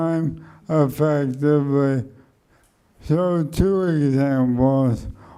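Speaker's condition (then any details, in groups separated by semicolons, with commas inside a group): ALS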